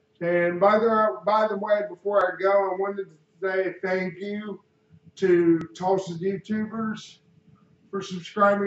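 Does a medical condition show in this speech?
Yes: cerebral palsy; slight speech impediment.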